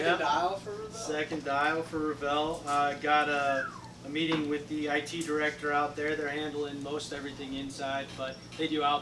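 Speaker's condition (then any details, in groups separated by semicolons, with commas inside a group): No condition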